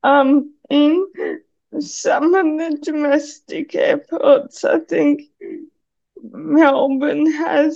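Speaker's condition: Cerebral palsy; cerebral palsy affecting right side of body including right hand, needs hand to hold on steep stairs

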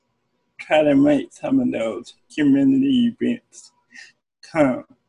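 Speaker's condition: Cerebral palsy; therapists involved in upbringing

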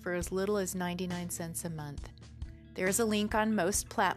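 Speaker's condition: No condition

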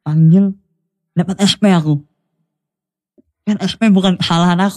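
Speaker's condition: Cleft lip (sumbing); cleft lip (celah bibir) from birth

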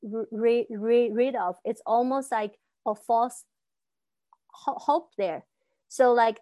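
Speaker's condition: Stuttering; stuttering since childhood, stuck in dialect since little, pretty advanced stage when first seeking help; stutters in English, Mandarin and dialect, stutters more as English improved, no longer hides stutter; stutter let out on Stammer Talk podcast, fear highest in dialect, lowest in English; repeated sounds, prolonged sounds

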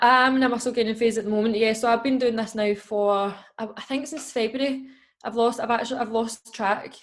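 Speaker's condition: No condition

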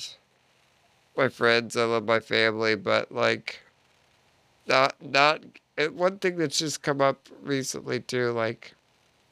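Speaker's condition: Duchenne muscular dystrophy; relies on breathing machine

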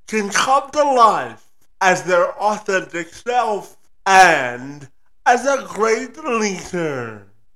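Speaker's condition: Cerebral palsy; congenital

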